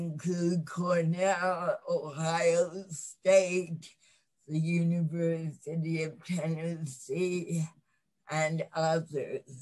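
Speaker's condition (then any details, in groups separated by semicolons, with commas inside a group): Cerebral palsy; lifelong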